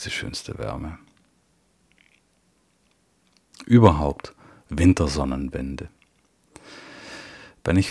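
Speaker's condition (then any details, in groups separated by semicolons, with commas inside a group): No condition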